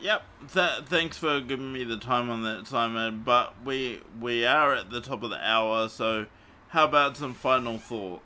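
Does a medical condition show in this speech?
Yes: cerebral palsy; surgery at about age five due to cerebral palsy.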